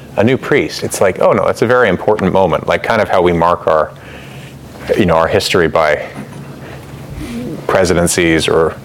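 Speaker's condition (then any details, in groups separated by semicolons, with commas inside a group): No condition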